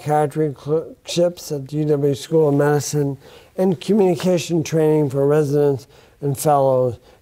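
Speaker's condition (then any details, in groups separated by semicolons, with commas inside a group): Bulbar onset ALS; affects speech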